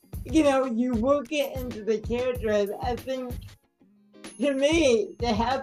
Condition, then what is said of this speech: Cerebral palsy. I think, again, I have a speech impediment, so sometimes it's been challenging to understand me.